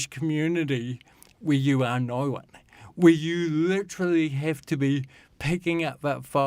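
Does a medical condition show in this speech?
Yes: cerebral palsy.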